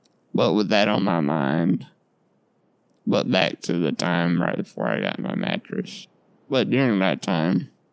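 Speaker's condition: Duchenne muscular dystrophy; recently saw pulmonologist because breathing felt not right

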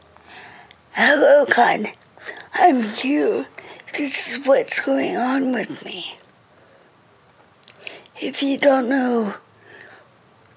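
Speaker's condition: Cerebral palsy; uses iPad text-to-speech to read passages aloud

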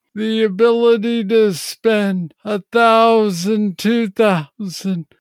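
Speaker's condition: Parkinson's disease, young onset; two brand-name only without generics

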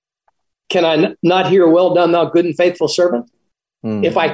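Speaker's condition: No condition

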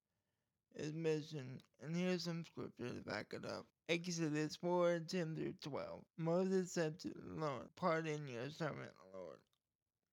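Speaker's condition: Cerebral palsy

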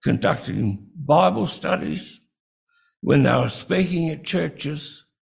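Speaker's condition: Breathing-related speech difficulty

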